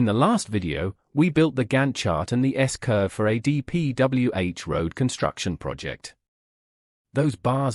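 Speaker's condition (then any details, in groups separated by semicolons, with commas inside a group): No condition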